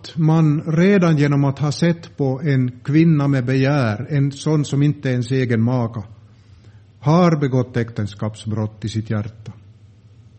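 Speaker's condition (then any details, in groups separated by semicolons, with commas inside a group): No condition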